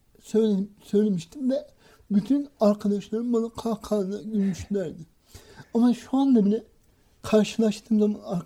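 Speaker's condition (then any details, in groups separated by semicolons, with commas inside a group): Cerebral palsy; from birth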